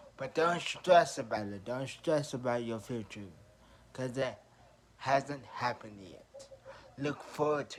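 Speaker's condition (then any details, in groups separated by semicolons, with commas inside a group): Traumatic brain injury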